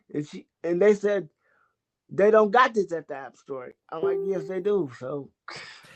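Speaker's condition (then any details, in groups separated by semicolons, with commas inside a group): Cerebral palsy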